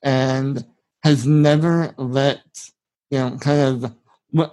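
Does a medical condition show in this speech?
Yes: spinal muscular atrophy; genetic, present from birth, form of muscular dystrophy, brain signals not reaching muscles, severe atrophy in almost all muscles; needs heavily adapted van for live poker, accessible van GoFundMe started by Veronica Brill; subtitles provided for guest's speech in video version.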